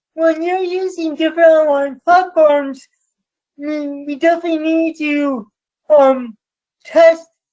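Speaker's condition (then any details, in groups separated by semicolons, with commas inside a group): Cerebral palsy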